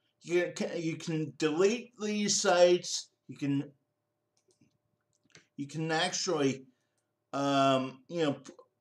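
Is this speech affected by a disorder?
Yes: cerebral palsy.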